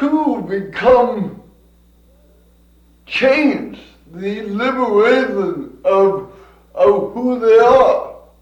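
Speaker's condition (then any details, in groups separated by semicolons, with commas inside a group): Cerebral palsy; from birth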